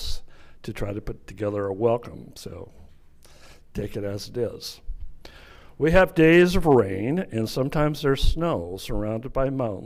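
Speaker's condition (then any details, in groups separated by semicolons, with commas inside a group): No condition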